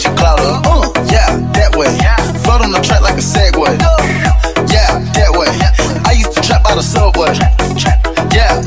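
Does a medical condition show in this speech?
No.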